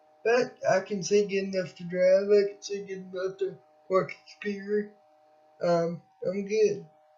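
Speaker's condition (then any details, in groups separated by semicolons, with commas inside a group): Cerebral palsy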